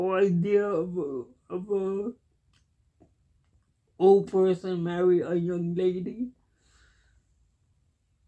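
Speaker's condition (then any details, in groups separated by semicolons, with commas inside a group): Cerebral palsy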